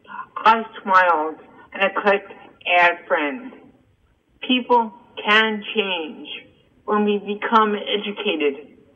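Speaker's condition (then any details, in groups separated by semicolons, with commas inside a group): Cerebral palsy and hearing loss; congenital cerebral palsy and hearing loss from birth, seen by 7-9 doctors in New Jersey, told would never walk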